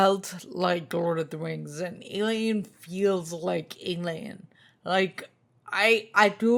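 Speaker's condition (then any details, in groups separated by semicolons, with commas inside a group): Spinocerebellar ataxia type 2, SCA2; tongue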